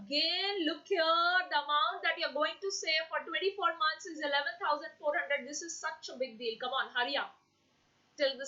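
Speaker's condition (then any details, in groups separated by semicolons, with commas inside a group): No condition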